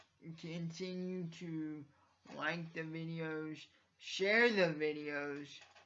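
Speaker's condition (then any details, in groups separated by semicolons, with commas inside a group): Cerebral palsy; from birth, uses wheelchair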